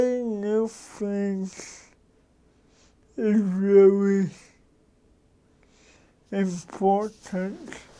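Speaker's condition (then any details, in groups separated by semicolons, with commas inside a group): Cerebral palsy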